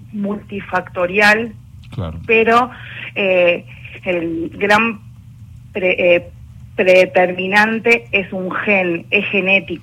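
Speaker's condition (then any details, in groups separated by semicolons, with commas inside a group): Stuttering; fluency disorder; visible blocks and facial gestures while speaking; repeated sounds, blocks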